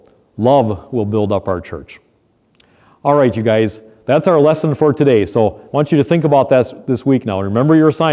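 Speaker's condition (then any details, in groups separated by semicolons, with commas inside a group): No condition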